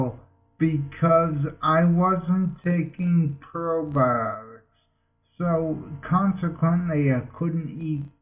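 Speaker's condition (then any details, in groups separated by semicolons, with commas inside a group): Multiple sclerosis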